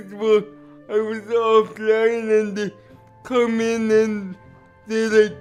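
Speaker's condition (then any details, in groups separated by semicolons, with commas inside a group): Cerebral palsy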